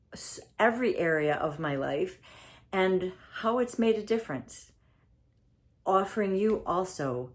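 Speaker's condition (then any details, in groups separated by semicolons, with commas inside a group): No condition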